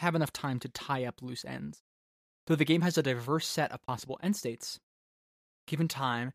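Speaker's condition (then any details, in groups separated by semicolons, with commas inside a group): No condition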